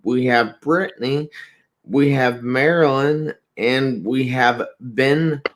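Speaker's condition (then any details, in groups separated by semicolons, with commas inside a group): Traumatic brain injury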